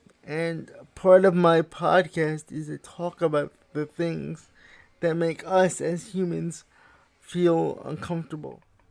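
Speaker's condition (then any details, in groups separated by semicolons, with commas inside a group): Cerebral palsy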